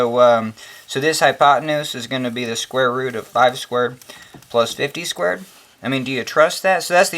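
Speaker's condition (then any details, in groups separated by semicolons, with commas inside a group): No condition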